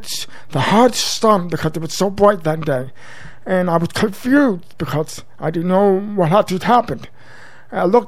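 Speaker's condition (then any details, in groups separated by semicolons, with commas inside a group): Profound deafness since birth; congenital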